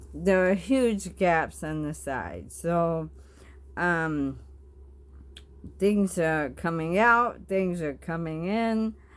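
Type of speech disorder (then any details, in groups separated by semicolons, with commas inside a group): Bulbar dysarthria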